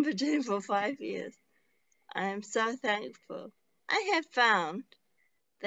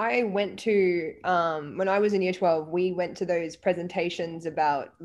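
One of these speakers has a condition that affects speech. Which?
The first: traumatic brain injury; car crash; years after car crash; relearned talking.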